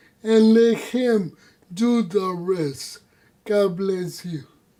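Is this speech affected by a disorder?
Yes: cerebral palsy; voice.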